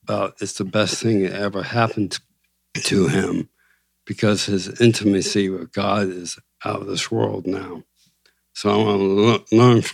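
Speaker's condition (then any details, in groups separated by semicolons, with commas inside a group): ALS; limb onset ALS, left foot drop, back surgery for presumed pinched nerve, symptoms accelerated afterward; diagnosed a few months ago, prognosis two to five years, cannot walk unsupported, about 15 supplements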